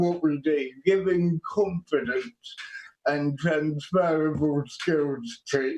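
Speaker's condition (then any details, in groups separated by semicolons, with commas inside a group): Quadriplegic cerebral palsy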